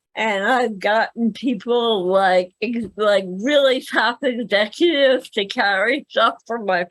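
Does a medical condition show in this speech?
Yes: cerebral palsy; speaks better than types.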